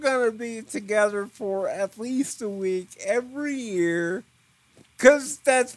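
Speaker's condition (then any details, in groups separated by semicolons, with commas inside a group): Cerebral palsy; eyes wander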